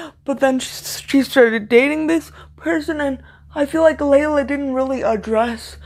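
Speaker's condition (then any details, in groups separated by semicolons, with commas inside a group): Cerebral palsy, severe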